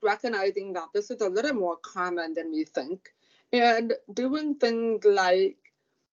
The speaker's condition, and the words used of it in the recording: Deafness. So I had to learn how to lip read, how to speak again, and how to walk again.